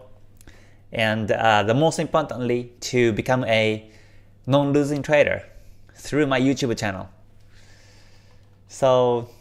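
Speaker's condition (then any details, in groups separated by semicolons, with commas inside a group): No condition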